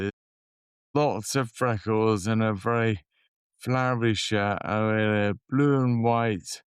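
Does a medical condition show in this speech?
Yes: motor neurone disease.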